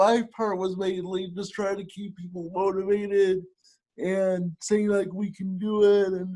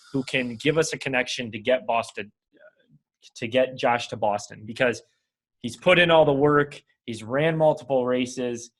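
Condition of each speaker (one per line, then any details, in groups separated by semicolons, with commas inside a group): Cerebral palsy
No condition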